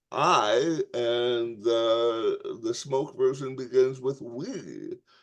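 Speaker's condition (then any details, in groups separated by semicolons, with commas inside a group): Tongue cancer surgery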